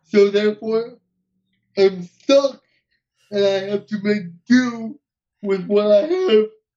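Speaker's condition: Cerebral palsy; uses wheelchair

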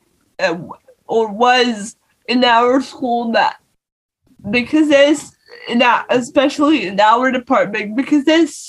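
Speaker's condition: Cerebral palsy; non-progressive

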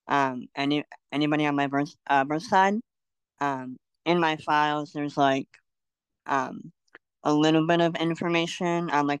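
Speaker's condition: Cleft lip and palate; congenital

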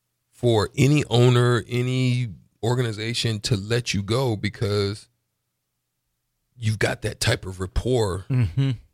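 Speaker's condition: No condition

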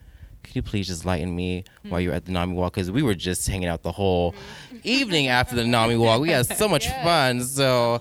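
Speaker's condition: No condition

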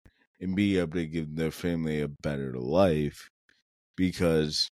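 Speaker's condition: Cerebral palsy; never tried marijuana for it

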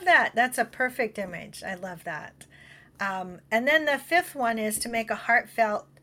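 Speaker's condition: No condition

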